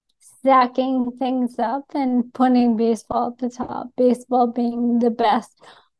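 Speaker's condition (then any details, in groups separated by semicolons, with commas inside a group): ALS; Columbia University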